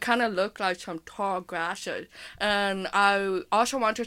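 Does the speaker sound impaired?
Yes: hearing impairment with speech impairment; does not sound like others, speech and hearing impairments sometimes affect talking.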